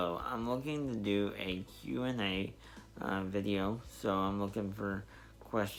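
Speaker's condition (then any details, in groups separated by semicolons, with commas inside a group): Spastic diplegia cerebral palsy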